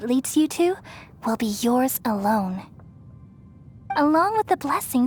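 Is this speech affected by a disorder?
No.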